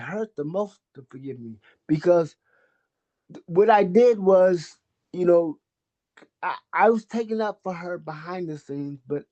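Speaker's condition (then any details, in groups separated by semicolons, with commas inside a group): Cerebral palsy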